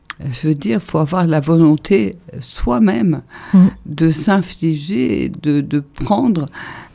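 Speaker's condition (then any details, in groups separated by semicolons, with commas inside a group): ALS (Charcot's disease); advanced, increasing oxygen use, lies down a lot, muscle pain, constant contractures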